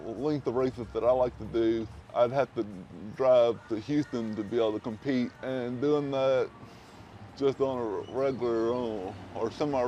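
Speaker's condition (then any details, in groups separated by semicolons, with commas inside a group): Cerebral palsy; present from birth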